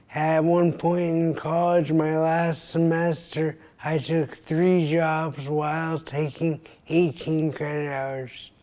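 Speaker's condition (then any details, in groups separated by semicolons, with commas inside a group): Traumatic brain injury; caused by pedestrian vehicle accident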